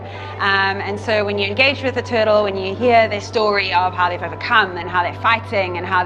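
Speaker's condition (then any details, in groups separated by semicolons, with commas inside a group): No condition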